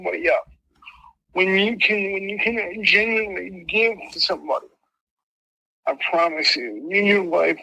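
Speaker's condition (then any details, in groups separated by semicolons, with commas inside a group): Mild cerebral palsy; speech impediment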